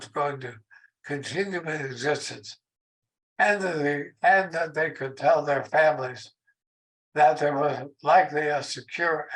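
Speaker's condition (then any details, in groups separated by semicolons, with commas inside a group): ALS; very weak voice, shortened speech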